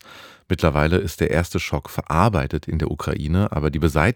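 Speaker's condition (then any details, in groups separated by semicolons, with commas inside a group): No condition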